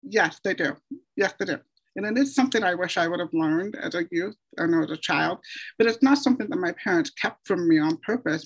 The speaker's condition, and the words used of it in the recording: Deafness. Do people try to guess where your accent's from?